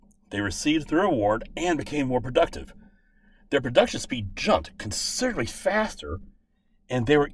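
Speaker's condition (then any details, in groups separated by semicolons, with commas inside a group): No condition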